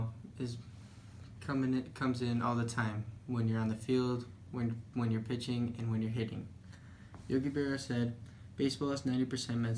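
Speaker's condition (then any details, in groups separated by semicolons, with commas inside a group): No condition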